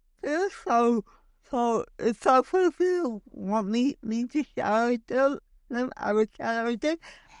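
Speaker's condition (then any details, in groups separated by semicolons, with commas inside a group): Cerebral palsy; muscle spasms, involuntary body movements; stutters heavily when talking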